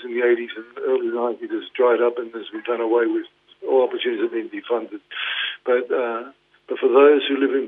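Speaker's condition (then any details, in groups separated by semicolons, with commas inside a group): Parkinson's; diagnosed 2019, led to retirement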